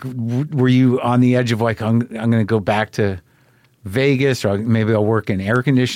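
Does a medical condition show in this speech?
No.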